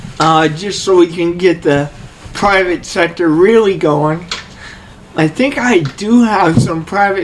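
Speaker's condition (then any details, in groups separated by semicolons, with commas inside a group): Cerebral palsy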